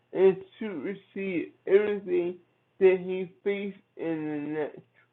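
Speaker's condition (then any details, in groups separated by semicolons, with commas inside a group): Cerebral palsy; from birth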